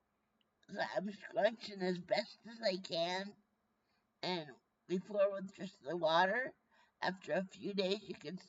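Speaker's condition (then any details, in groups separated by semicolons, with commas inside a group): Brain injury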